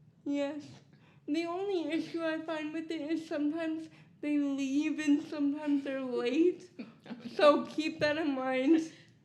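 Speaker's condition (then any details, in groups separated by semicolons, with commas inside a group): Cerebral palsy; core and balance affected, manual wheelchair, slow handwriting; physical therapy, walks with assistance, regresses without therapy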